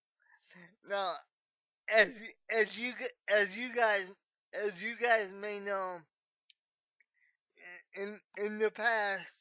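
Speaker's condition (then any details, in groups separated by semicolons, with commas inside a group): Cerebral palsy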